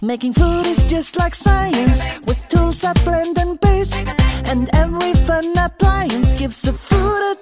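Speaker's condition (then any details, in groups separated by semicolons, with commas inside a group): No condition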